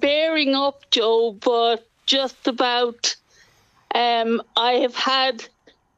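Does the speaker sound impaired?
Yes: cerebral palsy; cerebral palsy from birth, quadriplegia, legs fixed by surgery so don't bend, dependent on two carers and hoist; confined to bed, special hoist awaiting part or replacement from HSE, head OT exploring other options.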